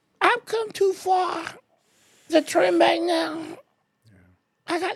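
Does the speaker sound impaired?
Yes: ALS; wheelchair, trach changed by ENT, Charleston VA ALS clinic quarterly with speech therapist, sometimes hard breathing.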